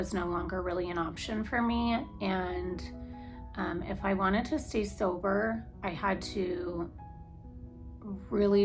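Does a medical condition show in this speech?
No.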